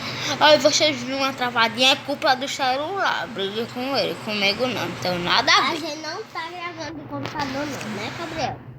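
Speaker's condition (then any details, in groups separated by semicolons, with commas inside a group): No condition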